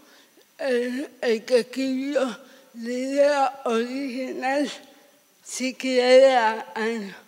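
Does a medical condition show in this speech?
Yes: severe cerebral palsy.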